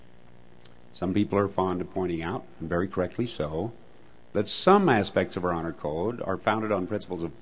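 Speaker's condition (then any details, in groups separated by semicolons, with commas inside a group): No condition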